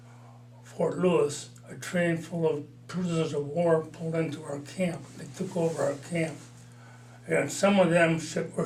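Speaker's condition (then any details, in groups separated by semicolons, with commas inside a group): Parkinson's disease, mild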